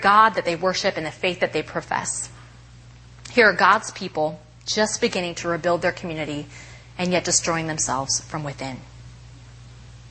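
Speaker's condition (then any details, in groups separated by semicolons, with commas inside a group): No condition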